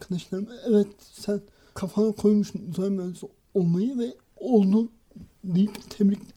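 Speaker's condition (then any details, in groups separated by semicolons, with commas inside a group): Cerebral palsy; reading not fluent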